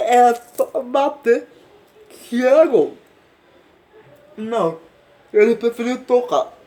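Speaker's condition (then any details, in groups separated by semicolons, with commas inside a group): Cerebral palsy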